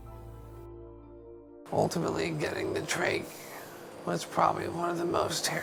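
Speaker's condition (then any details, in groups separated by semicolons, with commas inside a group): ALS; over a year since diagnosis, cannot walk, feeding tube, breathing tube; weakening chin, face, tongue, too little lung strength, breathlessness episodes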